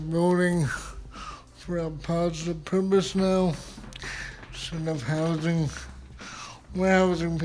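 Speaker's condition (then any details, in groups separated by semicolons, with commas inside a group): Cerebral palsy, spastic, severe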